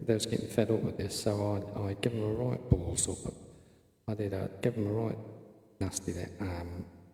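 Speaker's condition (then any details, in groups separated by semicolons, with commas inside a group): No condition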